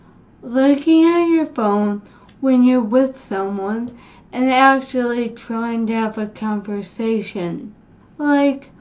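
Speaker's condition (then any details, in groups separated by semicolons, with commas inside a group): Cerebellar ataxia; caused by brain bleed, unsteady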